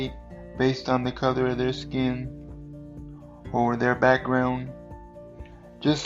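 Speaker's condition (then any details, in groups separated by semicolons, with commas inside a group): Cerebral palsy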